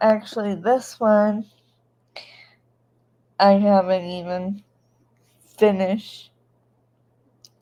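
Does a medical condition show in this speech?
Yes: cerebral palsy.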